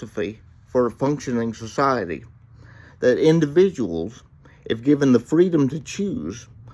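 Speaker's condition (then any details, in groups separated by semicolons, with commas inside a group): Cerebral palsy; reports speaking clearly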